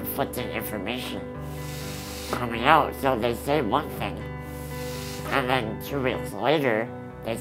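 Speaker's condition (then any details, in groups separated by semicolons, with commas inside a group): Muscular dystrophy; decreased lung function; needs caregivers at home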